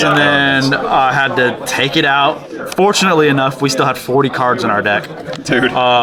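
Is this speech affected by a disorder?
No.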